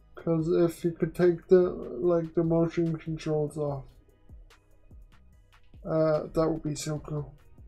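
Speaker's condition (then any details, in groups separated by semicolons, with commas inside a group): Quadriplegic cerebral palsy; uses one hand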